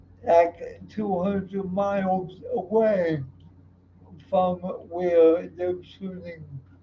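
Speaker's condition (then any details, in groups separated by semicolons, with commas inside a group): Cerebral palsy; uses wheelchair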